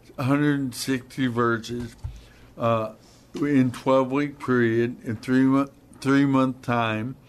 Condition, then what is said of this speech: Stroke. But then Stacy's going to rescue me if I don't speak clearly.